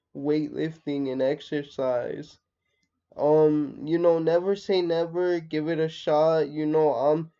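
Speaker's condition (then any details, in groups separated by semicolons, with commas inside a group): Cerebral palsy; very bent body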